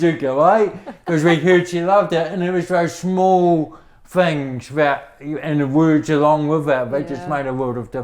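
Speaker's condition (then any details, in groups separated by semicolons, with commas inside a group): Cerebral palsy; speech noticeably affected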